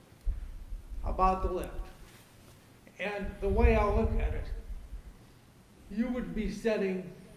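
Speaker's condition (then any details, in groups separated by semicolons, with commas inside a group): Cerebral palsy; lifelong; age 58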